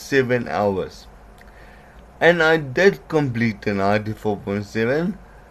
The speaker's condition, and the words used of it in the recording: Cerebral palsy. My words is not clear, and I struggle a bit.